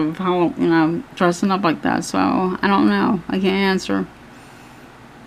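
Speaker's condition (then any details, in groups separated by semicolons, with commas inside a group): Cerebral palsy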